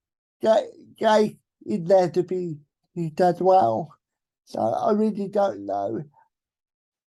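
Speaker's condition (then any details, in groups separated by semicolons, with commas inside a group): Cerebral palsy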